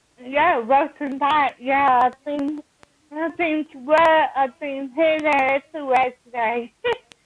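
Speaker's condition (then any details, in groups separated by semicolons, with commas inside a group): Cerebral palsy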